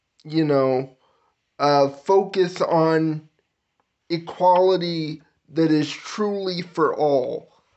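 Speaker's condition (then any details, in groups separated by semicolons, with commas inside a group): Cerebral palsy; physical disability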